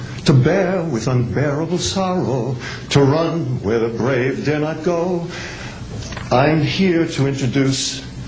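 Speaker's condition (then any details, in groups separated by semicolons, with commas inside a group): No condition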